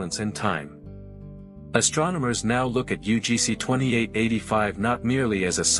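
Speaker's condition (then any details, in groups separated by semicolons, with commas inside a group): No condition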